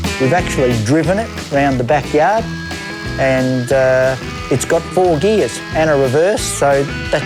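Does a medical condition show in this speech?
No.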